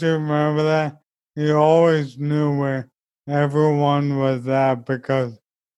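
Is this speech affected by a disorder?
Yes: ALS; toileting help.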